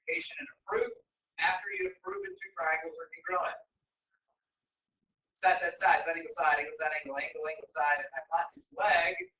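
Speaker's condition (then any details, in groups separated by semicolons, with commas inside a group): No condition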